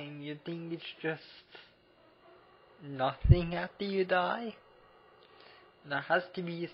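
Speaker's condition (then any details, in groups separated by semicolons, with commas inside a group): Cerebral palsy; abnormal voice, can barely talk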